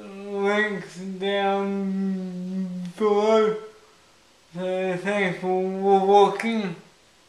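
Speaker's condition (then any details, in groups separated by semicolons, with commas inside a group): Cerebral palsy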